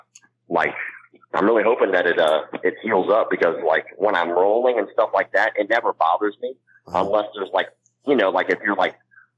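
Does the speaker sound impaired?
Yes: cleft palate; congenital cleft palate.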